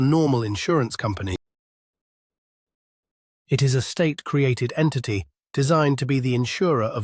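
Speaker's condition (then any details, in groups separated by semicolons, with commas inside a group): No condition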